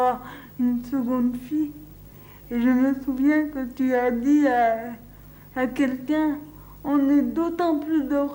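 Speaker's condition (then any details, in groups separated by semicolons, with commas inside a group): Cerebral palsy; worked hard on intelligibility, improved over time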